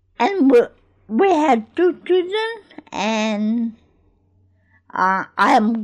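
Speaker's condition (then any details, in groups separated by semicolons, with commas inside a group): Cerebral palsy; cerebral palsy from childhood, born in Greece, cannot move without some support; had speech problems in childhood, began talking after attending Gruella school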